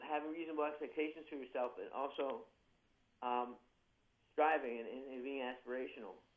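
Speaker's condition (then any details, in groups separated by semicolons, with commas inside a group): Parkinson's disease, young-onset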